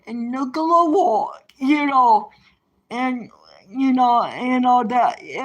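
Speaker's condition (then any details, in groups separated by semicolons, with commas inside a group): Cerebral palsy; present from birth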